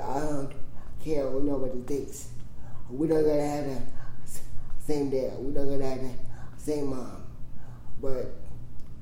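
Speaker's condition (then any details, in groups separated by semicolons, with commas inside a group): Cerebral palsy; congenital, present from birth; prevents flowing speech, says a few words then staggers, teacher Duke sings main rap vocals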